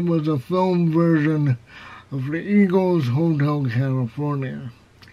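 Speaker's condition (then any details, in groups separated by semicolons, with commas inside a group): Cerebral palsy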